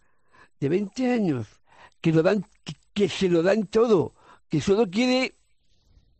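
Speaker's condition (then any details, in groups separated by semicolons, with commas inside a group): Down syndrome; congenital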